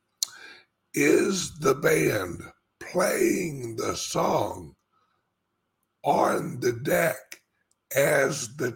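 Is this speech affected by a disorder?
Yes: speech impediment; slight speech impediment; says barely able to talk, raspy voice, calls self horrible singer.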